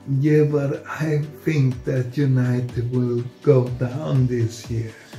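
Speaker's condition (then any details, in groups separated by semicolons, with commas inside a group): Multiple sclerosis; progressive form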